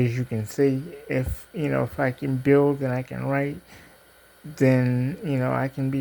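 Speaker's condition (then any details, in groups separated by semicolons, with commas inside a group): Cerebral palsy; diplegia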